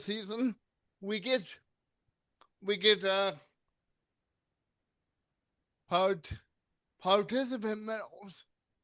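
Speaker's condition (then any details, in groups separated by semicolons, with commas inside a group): Cerebral palsy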